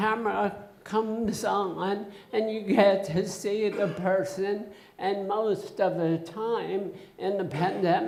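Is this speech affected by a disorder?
Yes: essential tremor.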